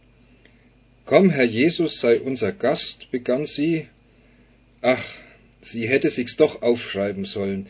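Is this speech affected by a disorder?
No.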